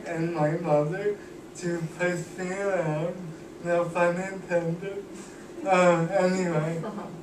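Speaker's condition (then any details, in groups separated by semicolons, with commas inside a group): Cerebral palsy; cannot walk, uses wheelchair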